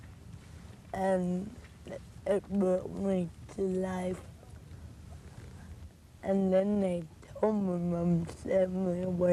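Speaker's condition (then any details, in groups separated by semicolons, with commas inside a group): Cerebral palsy; speech improved over past year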